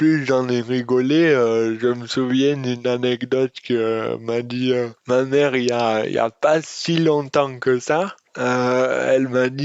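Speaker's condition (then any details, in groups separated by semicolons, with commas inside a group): Dystonia; speech disorder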